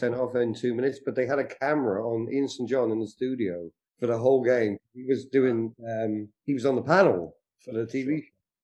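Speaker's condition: No condition

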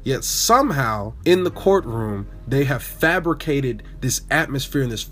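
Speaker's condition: No condition

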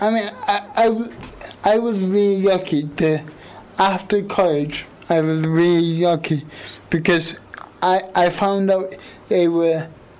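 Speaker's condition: Quadriplegic cerebral palsy; all four limbs affected, right side worse than left, wheelchair bound, 24-hour care; age 28; obvious speech impediment, quite a bit of effort to speak and shape words, considers self understandable

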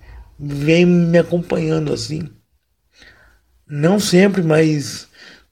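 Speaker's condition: Cerebral palsy, mild; wheelchair user

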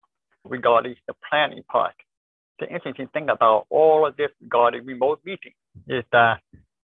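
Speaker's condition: Deafness, born deaf, cochlear implant

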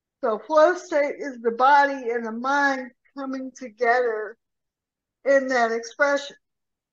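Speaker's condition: Cerebral palsy; severe rotator cuff tear

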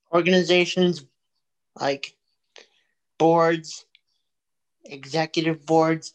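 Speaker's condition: Cerebral palsy; multiple surgeries since infancy

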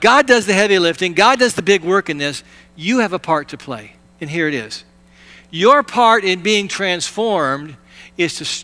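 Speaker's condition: No condition

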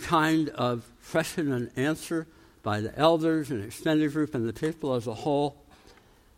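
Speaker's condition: Tongue cancer, jaw reconstruction, osteonecrosis of jaw after radiation; radiation-treated tongue cancer, jaw transplant in Miami, mandible bone graft, titanium implants

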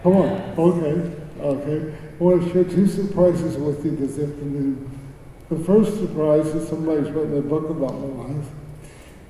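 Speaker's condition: Cerebral palsy; speech

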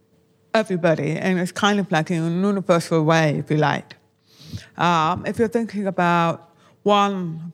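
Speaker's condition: Deafness, born deaf

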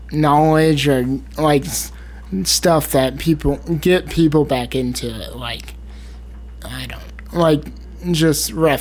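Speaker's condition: Cerebral palsy; spastic quadriplegic, all four limbs impaired, oxygen lack at birth, motor brain area damaged, diagnosed age 3; age 26, 23 years since diagnosis, lot of muscle tension, spasms, full sensation

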